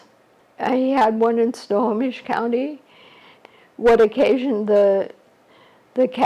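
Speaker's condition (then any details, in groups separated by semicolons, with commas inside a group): ALS; shortly after diagnosis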